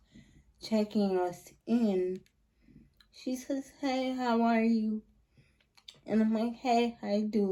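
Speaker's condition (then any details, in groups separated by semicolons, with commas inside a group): Cerebral palsy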